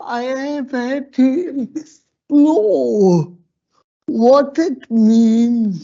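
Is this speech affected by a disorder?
Yes: slurred speech.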